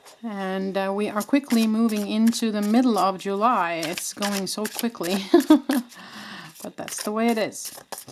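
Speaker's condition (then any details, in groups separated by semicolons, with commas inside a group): No condition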